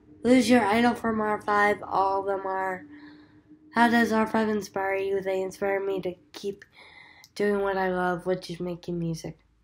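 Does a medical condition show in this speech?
Yes: cerebral palsy.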